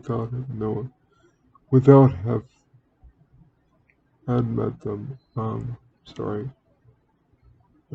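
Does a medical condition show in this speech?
Yes: cerebral palsy; speaks relatively well.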